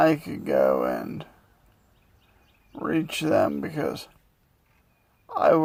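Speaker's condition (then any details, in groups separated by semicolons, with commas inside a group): Multiple sclerosis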